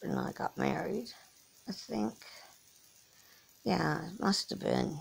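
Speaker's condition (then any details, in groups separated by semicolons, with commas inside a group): Cerebral palsy; from birth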